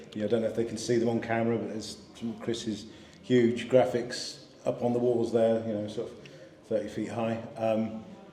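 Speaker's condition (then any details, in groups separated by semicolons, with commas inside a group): No condition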